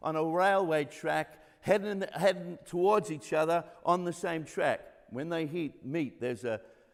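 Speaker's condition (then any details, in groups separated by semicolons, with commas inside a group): No condition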